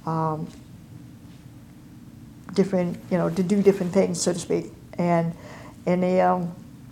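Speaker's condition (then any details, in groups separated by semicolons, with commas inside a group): Cleft palate and cleft lip; congenital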